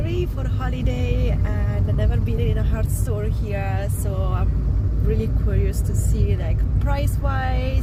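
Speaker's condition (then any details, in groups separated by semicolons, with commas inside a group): No condition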